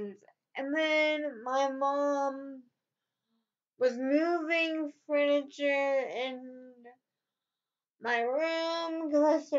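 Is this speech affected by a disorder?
Yes: cerebral palsy.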